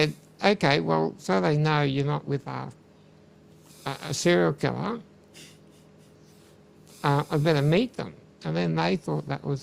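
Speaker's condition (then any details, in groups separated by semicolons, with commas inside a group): Muscular dystrophy; uses wheelchair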